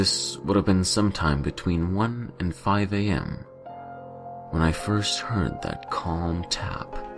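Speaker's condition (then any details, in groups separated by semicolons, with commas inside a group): No condition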